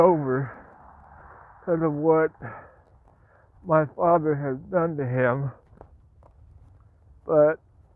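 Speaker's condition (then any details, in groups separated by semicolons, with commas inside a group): Parkinson's; speech impediment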